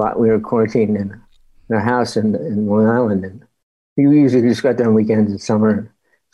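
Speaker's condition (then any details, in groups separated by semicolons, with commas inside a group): Parkinson's disease; Parkinson's for about 30 years, spinal tumor surgically removed to prevent paralysis; had to relearn walking mechanics after spinal surgery, still walks poorly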